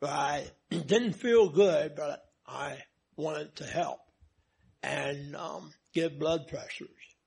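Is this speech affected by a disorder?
Yes: tardive dyskinesia; tardive dyskinesia of left jaw, some paralysis, from major adverse drug reaction, care through VA; onset months ago, improving, VA care slow; speech affected by jaw dyskinesia, starting to talk a lot better.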